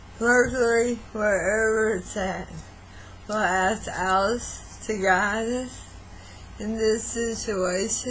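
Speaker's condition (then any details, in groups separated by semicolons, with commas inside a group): Throat cancer radiation damage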